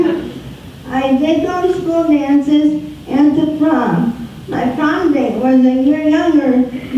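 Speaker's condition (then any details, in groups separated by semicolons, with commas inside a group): Spastic quadriplegic cerebral palsy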